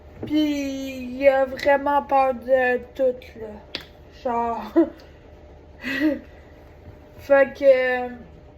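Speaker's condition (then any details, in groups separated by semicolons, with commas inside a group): Ataxia; degenerative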